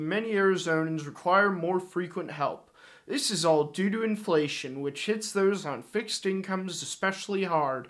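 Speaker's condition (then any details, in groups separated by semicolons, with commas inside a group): No condition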